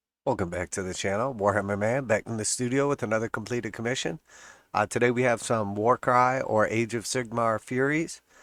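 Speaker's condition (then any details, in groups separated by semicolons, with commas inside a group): No condition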